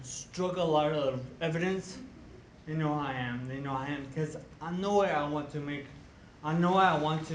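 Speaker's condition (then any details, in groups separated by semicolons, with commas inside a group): Traumatic brain injury; ataxia affecting balance, past powered wheelchair use; walking now; slurs a lot, speaks too fast, worse one-on-one, had speech therapy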